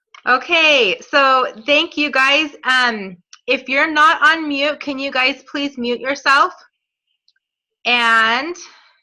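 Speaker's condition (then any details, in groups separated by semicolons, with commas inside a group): No condition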